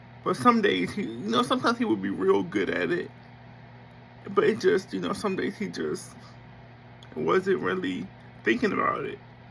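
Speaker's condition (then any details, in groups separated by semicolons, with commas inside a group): Cerebral palsy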